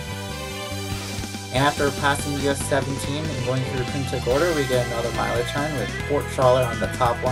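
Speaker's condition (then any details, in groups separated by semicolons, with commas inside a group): No condition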